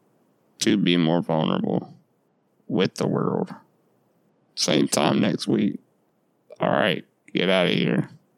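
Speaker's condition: Duchenne muscular dystrophy; recently saw pulmonologist because breathing felt not right

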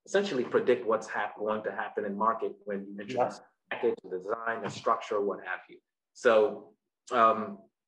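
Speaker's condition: No condition

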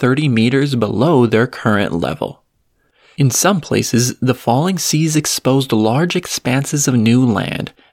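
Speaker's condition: No condition

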